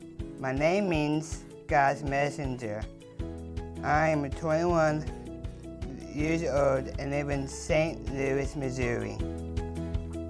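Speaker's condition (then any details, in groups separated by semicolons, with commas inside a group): Down syndrome, trisomy 21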